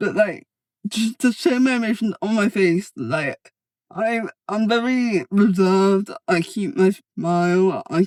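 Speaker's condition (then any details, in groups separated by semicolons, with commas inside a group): Cerebral palsy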